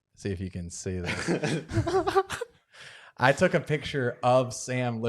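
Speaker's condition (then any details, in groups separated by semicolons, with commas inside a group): No condition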